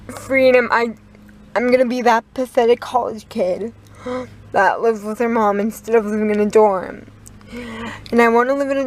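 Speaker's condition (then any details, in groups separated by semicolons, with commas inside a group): Cerebral palsy, dystonic hemiplegia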